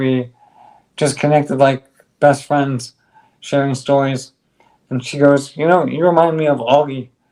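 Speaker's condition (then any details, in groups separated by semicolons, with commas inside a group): ALS; on drug, stronger bite, speaks better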